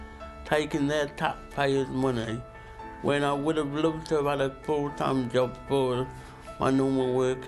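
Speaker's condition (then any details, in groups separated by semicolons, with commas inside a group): Cerebral palsy; diagnosed in childhood, spastic, body spasms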